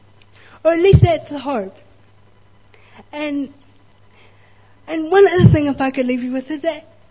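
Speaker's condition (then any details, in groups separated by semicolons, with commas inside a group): Spastic cerebral palsy; born 24 weeks premature, not from lack of oxygen, multiple corrective procedures, mixed success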